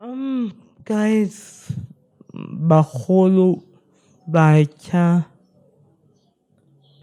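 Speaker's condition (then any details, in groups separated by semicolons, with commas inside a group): Spastic cerebral palsy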